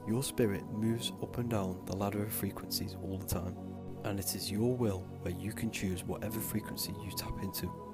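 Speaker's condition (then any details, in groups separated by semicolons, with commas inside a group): No condition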